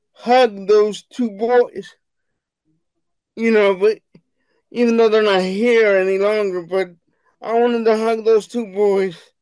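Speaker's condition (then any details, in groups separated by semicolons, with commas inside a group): Cerebral palsy; wheelchair bound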